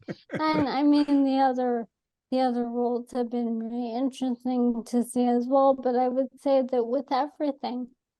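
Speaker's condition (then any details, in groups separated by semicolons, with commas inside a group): ALS; atypical case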